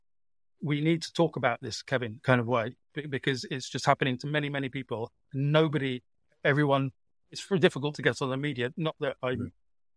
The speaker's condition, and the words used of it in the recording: Stuttering. I felt stupid in prison, but it's the choice I made then as a much heavier stammerer than I am now.